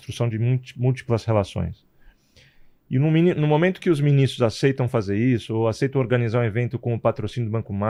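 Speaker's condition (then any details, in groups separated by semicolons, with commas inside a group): No condition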